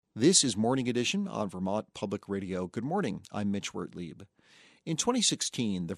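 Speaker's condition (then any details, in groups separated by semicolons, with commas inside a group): No condition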